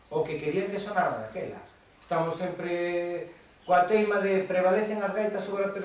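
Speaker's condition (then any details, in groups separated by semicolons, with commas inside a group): No condition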